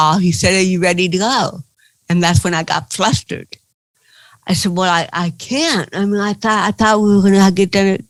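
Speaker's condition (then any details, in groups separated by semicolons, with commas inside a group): Cerebral palsy; since birth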